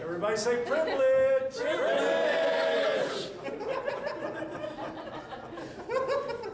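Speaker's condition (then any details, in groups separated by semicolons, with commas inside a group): No condition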